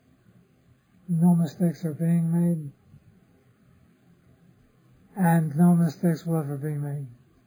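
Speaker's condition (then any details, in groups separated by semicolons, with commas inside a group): Parkinson's disease; others offer remedies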